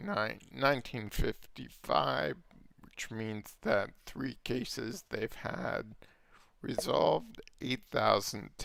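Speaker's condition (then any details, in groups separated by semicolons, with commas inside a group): Multiple sclerosis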